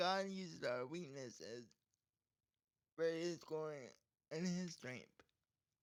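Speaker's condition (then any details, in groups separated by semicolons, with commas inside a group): Cerebral palsy; speech problem from condition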